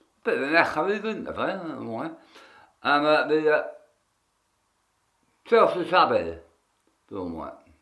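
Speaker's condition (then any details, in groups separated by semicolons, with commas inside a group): Tongue cancer; half tongue removed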